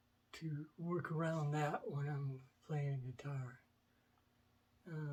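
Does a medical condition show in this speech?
Yes: myasthenia gravis; affects two fingers.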